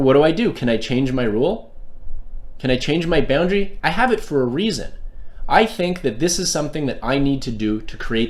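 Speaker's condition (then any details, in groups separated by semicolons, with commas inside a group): No condition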